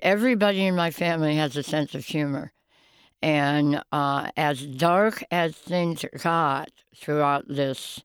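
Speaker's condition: Oral cancer, half tongue removed, partial glossectomy; oral cancer under tongue, recurred as golf-ball tumor, half tongue and part jaw removed, radiation

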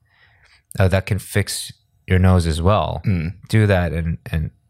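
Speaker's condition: No condition

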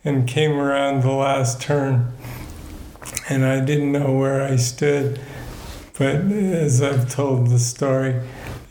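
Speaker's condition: Parkinson's disease; reduced control of body functions

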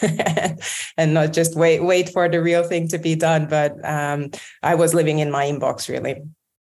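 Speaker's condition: No condition

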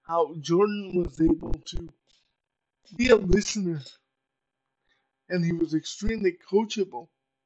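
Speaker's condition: Cerebral palsy; uses power wheelchair

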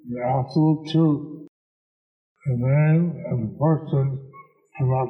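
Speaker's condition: Stroke with facial paralysis

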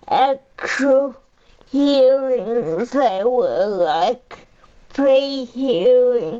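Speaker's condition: Cerebral palsy; 45 years old

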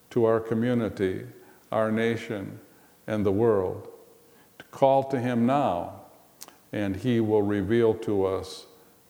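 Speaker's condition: No condition

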